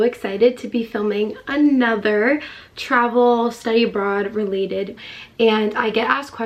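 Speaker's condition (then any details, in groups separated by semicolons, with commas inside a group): No condition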